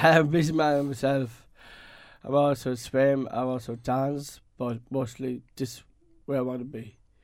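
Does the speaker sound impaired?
Yes: Down syndrome; learned to talk.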